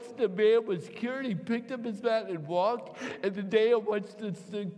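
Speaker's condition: Cerebral palsy, mild; voice hard to understand

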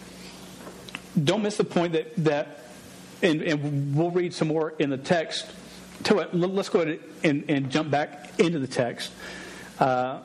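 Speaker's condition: Stutter; sometimes unable to say own name in public; repeated sounds, repeated words

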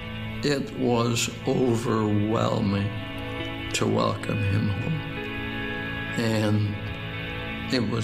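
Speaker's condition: ALS, speech-generating device

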